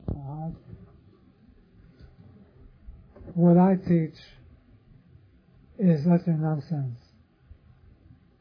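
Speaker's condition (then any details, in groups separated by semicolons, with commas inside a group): Parkinson's disease; others offer remedies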